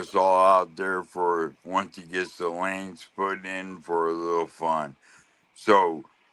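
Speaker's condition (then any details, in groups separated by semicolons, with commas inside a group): Lou Gehrig's disease (ALS)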